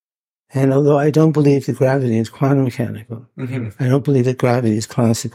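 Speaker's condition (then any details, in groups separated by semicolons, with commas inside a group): Parkinson's; must move about during interview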